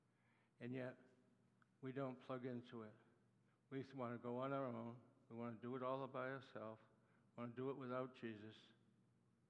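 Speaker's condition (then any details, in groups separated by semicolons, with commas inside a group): Parkinson's disease; neuropathy attacks nerves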